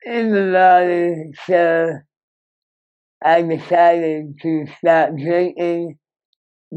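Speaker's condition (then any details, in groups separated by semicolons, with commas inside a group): Moebius syndrome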